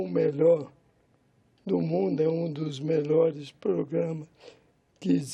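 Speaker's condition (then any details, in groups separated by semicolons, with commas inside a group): Amyotrophic lateral sclerosis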